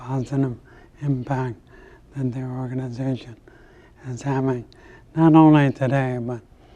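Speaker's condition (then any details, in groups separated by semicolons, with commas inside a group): ALS; about 10 years after onset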